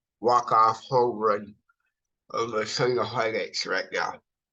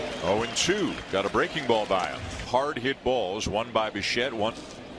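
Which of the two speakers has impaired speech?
The first: cerebral palsy; from birth, affects brain and body muscles.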